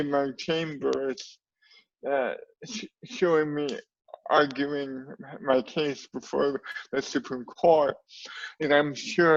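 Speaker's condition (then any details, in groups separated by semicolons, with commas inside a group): Cerebral palsy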